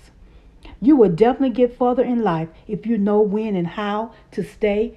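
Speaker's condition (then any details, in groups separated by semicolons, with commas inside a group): No condition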